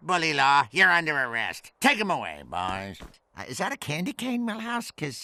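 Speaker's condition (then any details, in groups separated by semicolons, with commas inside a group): No condition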